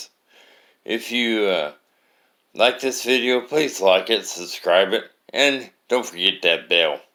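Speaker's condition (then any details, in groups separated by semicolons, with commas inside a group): Traumatic brain injury; sounds drunk when speaking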